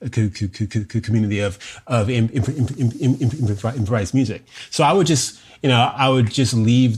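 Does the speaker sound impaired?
Yes: stutter; stutter began in childhood, raised in Oahu Hawaii, linked to witnessing domestic violence, mother and her brothers stutter; ongoing stutter; speaking felt as continual rupture, stutter heard by workshop and concert audiences; here repeated sounds, prolonged sounds.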